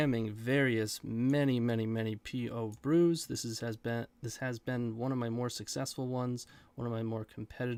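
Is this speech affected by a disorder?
No.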